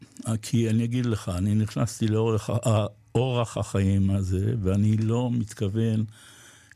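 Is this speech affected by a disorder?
Yes: Parkinson's disease; diagnosed after two road accidents ten months apart; recently diagnosed, makes body and daily life difficult, had to sell motorcycle.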